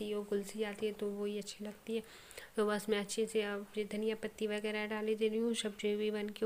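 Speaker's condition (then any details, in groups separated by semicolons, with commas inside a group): No condition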